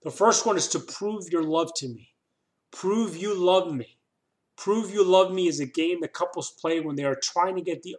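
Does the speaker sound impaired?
No.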